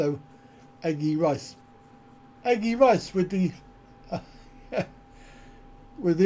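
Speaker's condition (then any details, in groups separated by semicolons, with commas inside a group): Cerebral palsy; back surgery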